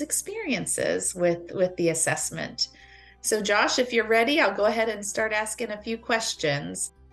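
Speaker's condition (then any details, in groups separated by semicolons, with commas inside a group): No condition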